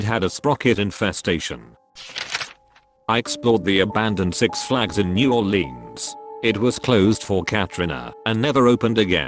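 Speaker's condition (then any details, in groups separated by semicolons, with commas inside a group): No condition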